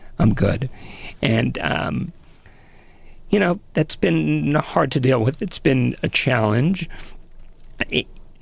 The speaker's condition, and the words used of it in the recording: Spasmodic dysphonia. Spasmodic dysphonia is a condition where the vocal cords don't come together properly, and then it just creates a host of problems with a voice.